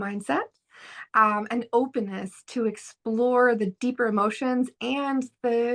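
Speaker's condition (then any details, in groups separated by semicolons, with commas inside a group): No condition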